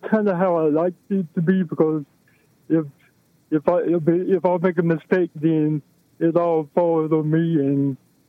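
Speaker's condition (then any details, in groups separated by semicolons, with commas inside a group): Cerebral palsy; affects movement, balance and posture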